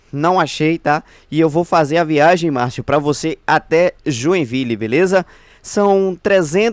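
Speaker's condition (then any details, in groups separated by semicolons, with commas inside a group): No condition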